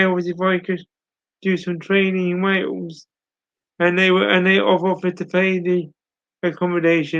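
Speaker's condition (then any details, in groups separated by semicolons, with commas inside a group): Cerebral palsy; speech impairment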